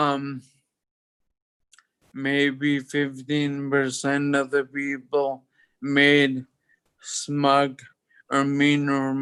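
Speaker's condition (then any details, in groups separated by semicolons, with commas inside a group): Toxic leukoencephalopathy, locked-in syndrome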